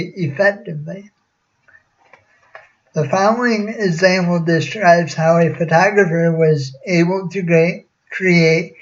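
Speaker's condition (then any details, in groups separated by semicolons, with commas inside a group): Cerebral palsy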